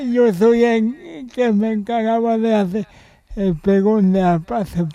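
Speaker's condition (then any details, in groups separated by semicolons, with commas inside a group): Cerebral palsy; helped daily by sister and Aspace Sevilla association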